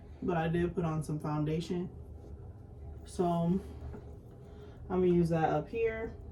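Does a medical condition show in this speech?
No.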